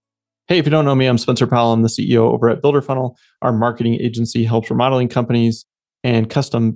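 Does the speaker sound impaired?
No.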